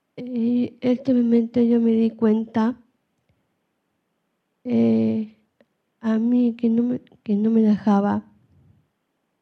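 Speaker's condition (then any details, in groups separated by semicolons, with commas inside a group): Down syndrome; speaks Spanish, English interpretation given after her lines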